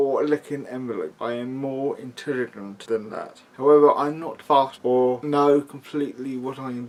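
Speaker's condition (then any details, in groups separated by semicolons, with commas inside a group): Cerebral palsy; mild, affects muscles and speech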